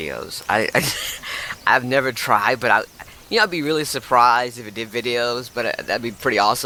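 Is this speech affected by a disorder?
No.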